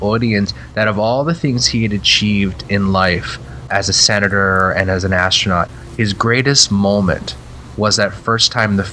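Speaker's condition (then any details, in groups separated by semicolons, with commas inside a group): No condition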